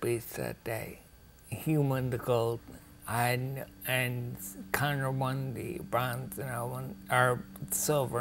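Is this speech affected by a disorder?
Yes: ataxia; rare, progressive; diagnosed mid-twenties, about 18 years, near wheelchair need.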